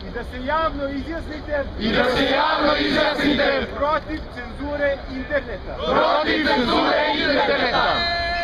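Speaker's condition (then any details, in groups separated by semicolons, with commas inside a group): No condition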